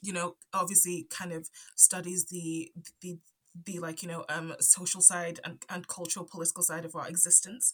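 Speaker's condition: Stutter; onset around age 5 after move from Zambia to UK, none before per parents, cause unknown; adult, ongoing stutter; stutters here and there, stutter affects talking, often stays quiet to avoid stuttering; repeated sounds, repeated words

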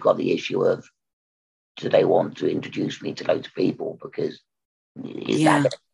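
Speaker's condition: Total laryngectomy; squamous cell cancer right vocal cord, radiotherapy, recurrence, total laryngectomy at Churchill, stoma breathing, valve; croaky voice five years before diagnosis, voice now very good, better than before, accent kept

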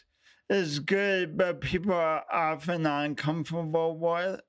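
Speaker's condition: Speech impediment; speaks publicly

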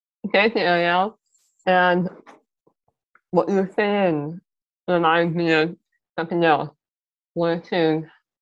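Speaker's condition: Muscular dystrophy; mild speech impairment

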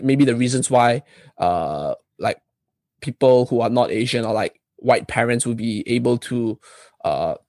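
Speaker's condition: No condition

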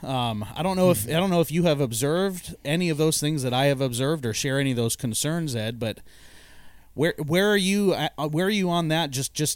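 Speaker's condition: No condition

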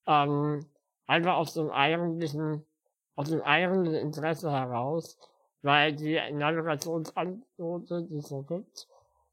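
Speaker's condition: Spinal muscular atrophy; physical disability

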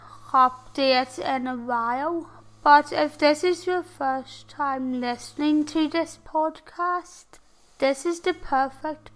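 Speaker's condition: Tracheostomy and ventilator dependent; paralysed from neck down, can move only head, electric and manual wheelchairs

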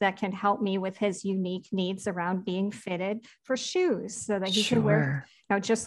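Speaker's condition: Cleft palate; breathing and swallowing issues in childhood

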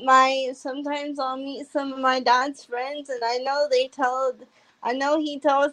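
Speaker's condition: Cerebral palsy; congenital, high muscle tone in lower body, cannot walk, drives electric wheelchair

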